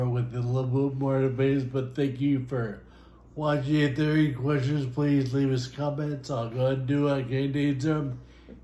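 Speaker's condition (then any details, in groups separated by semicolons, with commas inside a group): Friedreich's ataxia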